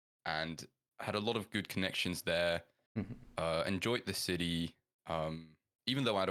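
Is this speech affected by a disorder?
No.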